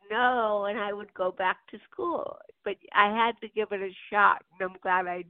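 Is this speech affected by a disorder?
Yes: cerebral palsy; birth onset, diagnosed at UCLA Medical Center, right hand affected, therapy from 18 months, lower back surgery.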